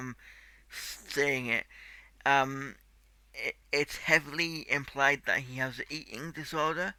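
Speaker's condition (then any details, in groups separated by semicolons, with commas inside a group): Cerebral palsy; tight muscles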